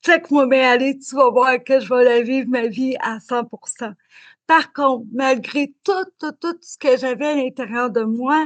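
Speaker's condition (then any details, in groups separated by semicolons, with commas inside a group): Cerebral palsy; spastic diplegic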